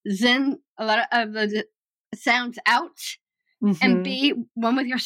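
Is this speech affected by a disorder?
Yes: Down syndrome; developmental disability.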